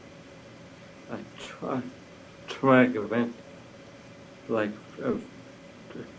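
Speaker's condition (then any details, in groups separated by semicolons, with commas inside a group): Brain injury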